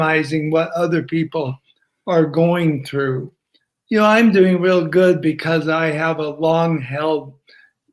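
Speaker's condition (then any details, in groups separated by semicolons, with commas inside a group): ALS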